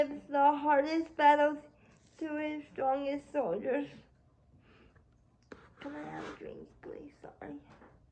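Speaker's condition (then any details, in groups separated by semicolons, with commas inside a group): Cerebral palsy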